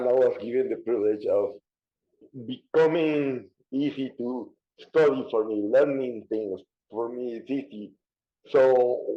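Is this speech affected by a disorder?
Yes: cerebral palsy; diagnosed in childhood.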